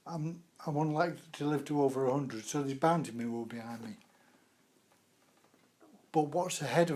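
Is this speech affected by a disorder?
Yes: motor neurone disease; late stage, total paralysis, non-invasive ventilator; communicates by eye gaze technology, breathing monitored.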